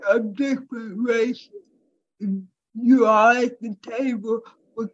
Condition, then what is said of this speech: Cerebral palsy. And so people think that she can't speak